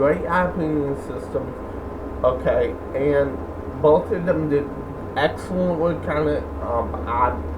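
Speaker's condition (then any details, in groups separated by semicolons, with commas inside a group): Cerebral palsy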